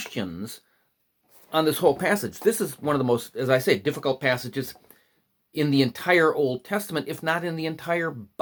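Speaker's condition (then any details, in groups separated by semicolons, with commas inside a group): No condition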